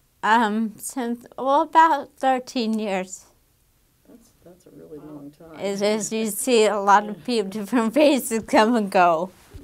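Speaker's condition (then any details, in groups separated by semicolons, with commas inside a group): Damaged diaphragm; regular breathing exercise through cardio; breathing problems strongly affect speech, worse without exercise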